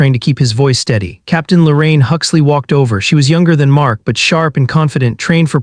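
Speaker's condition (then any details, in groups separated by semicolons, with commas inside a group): No condition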